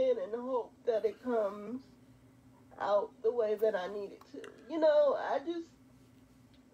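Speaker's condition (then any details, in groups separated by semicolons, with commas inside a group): Quadriplegic cerebral palsy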